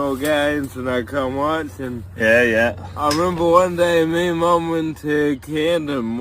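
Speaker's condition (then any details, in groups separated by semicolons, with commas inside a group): Cerebral palsy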